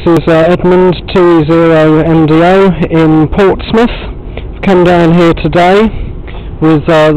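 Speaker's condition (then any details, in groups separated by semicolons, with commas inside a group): No condition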